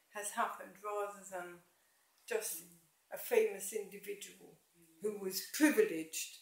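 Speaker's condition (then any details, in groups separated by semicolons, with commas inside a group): MND, mild; diagnosed about eight months earlier; speech slightly affected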